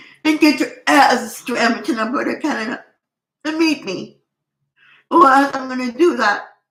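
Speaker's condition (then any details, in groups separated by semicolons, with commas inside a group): Cerebral palsy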